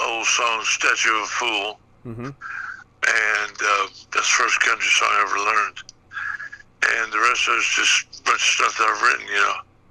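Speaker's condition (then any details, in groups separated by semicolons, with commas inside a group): Parkinson's; brain surgery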